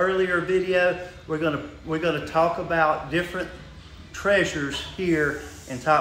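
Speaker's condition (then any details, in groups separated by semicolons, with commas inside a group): No condition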